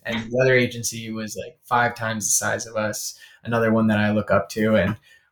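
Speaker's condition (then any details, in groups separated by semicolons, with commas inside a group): No condition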